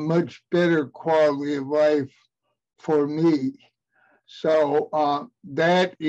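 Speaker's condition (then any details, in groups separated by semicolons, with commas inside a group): Cerebral palsy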